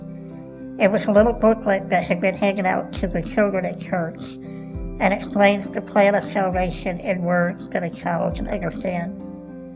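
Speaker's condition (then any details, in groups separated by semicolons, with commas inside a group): Cleft lip and palate, Goldenhar syndrome; breathing tube after scoliosis surgery age 11, unable to talk then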